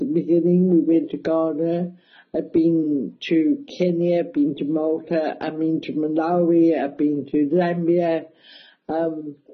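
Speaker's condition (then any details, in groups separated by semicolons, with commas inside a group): Cerebral palsy, mild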